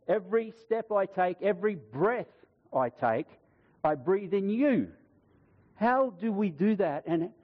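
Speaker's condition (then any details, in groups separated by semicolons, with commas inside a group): No condition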